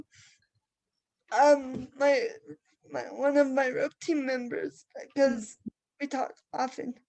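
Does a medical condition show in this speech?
Yes: cerebral palsy.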